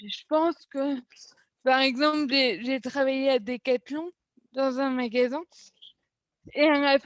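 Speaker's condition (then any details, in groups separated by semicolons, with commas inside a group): Cerebral palsy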